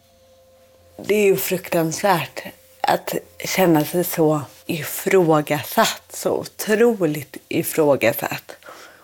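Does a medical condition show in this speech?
Yes: cerebral palsy; cerebral palsy from birth asphyxia, umbilical cord around neck, born without heartbeat, resuscitated; somewhat harder to move, some balance difficulty, manages everything but differently.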